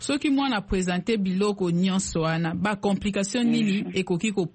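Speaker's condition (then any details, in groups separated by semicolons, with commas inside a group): No condition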